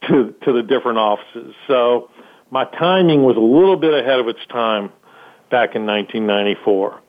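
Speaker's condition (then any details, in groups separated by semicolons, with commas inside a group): No condition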